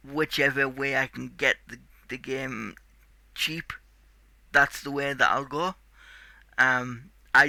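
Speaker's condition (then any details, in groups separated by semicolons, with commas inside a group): Cerebral palsy; tight muscles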